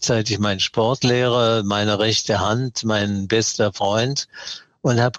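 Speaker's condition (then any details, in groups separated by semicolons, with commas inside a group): Parkinson's disease; diagnosed 2016 at age 75, tremor for years before, long attributed to stage fright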